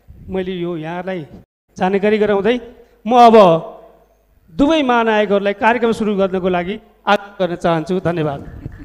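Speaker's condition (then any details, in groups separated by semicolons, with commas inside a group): No condition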